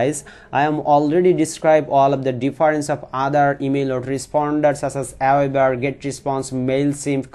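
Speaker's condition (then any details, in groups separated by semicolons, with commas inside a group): No condition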